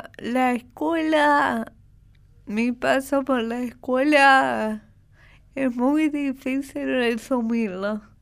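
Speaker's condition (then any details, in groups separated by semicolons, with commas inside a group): Cerebral palsy; brain injury affecting motor function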